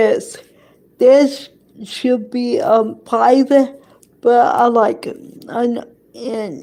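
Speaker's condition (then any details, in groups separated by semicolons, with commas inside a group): Cerebral palsy; affects hand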